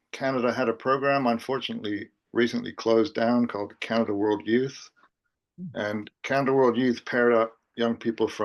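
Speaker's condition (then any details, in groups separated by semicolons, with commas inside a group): No condition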